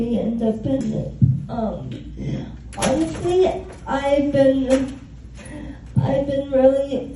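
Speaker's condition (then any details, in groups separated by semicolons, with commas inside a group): Cerebral palsy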